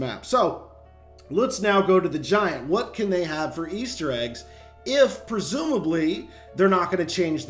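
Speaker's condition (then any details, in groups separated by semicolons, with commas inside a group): No condition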